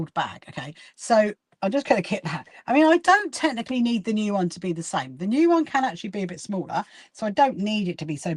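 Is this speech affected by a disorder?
No.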